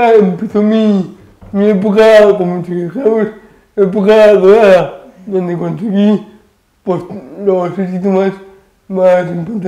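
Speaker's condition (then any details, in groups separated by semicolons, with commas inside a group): Cerebral palsy; spasticity, involuntary movements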